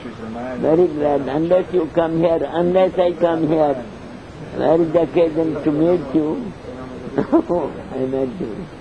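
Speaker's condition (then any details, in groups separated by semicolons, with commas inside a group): Deafness; cannot hear audience questions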